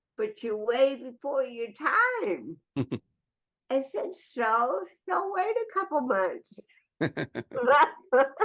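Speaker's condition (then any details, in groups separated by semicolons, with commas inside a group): Cerebral palsy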